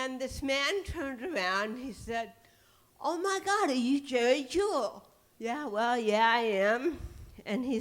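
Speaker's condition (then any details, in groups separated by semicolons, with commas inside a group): Cerebral palsy; titanium neck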